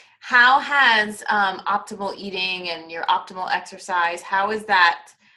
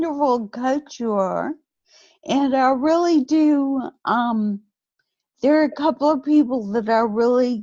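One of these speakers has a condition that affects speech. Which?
The second: Friedreich's ataxia; metabolic component, likened to MS combined with ALS; over 40 years with condition, mobility highly limited.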